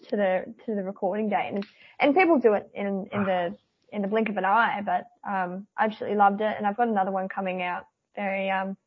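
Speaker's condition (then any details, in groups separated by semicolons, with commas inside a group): Cleft palate; congenital cleft palate, no palate roof at birth, repair surgeries at 18 months, palate later stretched; palate not closing correctly before revision, now projects with ease, more singing control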